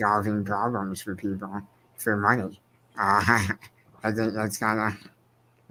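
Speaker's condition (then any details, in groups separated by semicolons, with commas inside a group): Spinal muscular atrophy; progressive, wheelchair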